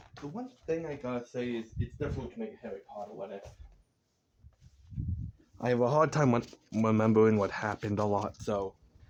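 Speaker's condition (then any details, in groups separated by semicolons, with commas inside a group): No condition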